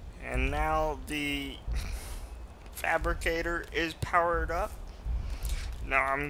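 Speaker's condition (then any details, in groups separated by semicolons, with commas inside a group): Cerebral palsy, mild; speech sometimes affected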